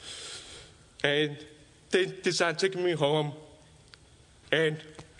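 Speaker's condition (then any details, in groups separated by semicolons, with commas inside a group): Deafness; speaks, understood by most people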